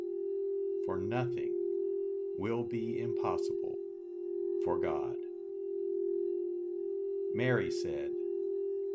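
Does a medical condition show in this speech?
No.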